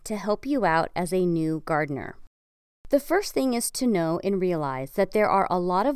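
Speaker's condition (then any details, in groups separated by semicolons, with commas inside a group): No condition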